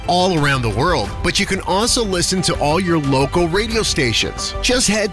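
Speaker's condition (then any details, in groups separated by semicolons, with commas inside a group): No condition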